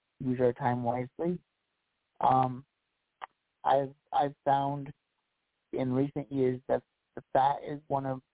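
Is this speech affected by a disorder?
Yes: cerebral palsy; daily walking practice down block and back set by father.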